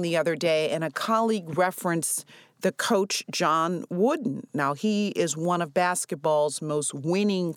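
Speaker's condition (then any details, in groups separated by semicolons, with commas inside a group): No condition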